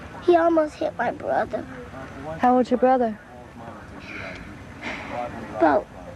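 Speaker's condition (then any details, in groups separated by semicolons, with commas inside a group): No condition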